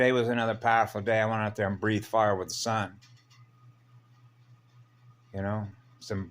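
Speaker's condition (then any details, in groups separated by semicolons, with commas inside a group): No condition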